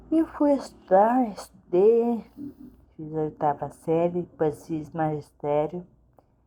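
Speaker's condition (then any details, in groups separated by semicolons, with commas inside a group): Cerebellar ataxia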